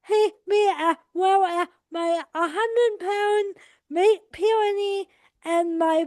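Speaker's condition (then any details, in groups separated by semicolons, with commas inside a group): Cerebral palsy, spastic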